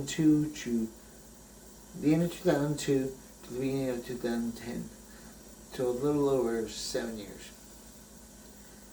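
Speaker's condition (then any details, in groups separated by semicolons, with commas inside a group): Brain injury; memory greatly affected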